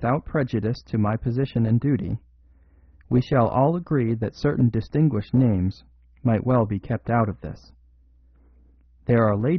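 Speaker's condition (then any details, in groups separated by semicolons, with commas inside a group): No condition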